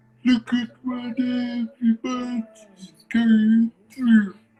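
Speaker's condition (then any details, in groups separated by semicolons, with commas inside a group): Cerebral palsy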